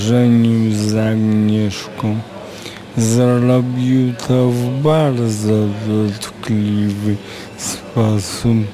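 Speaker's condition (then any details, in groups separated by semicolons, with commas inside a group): Aphasia; whole body paralysed after waking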